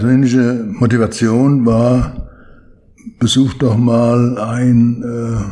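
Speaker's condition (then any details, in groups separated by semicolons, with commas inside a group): Parkinson's disease; slowed movements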